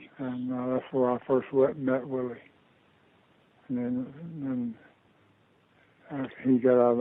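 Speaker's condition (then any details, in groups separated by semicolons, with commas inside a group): Parkinson's disease; diagnosed about two years ago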